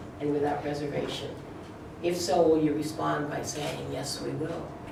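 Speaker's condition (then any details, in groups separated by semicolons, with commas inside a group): No condition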